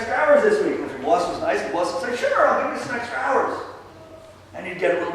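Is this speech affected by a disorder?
No.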